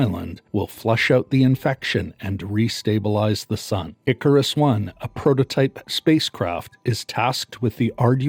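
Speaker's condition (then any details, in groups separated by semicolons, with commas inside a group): No condition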